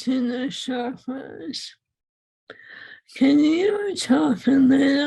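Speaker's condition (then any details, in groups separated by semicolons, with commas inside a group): ALS; swallowing lost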